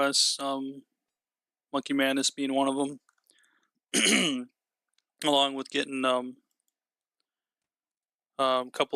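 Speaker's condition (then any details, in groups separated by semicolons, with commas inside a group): No condition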